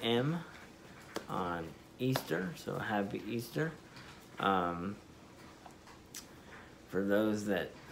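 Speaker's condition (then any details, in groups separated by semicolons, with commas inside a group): Spastic diplegia cerebral palsy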